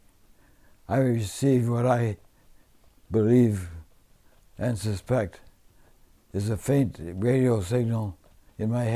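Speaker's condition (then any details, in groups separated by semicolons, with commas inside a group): Parkinson's disease; reduced voice volume and articulation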